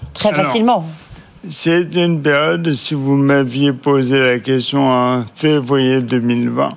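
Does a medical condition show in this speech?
Yes: ALS (Charcot's disease); diagnosed about 2 years ago, first symptoms mistaken for tendinitis, many tests initially normal; brain left intact by the disease; difficult voice, hard to hear, viewers may need to raise TV volume or switch channel.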